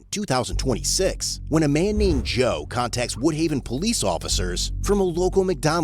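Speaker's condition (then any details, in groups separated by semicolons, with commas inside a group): No condition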